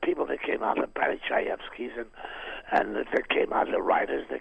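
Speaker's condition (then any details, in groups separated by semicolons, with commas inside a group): Throat cancer, vocal cord removed, partial laryngectomy, right vocal cord removed; voice lost after surgery, left cord trained to reach past midline to stump for sound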